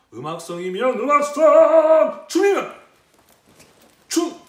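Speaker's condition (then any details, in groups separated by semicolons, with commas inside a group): No condition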